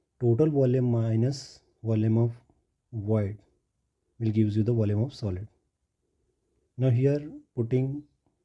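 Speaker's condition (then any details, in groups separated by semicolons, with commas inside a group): No condition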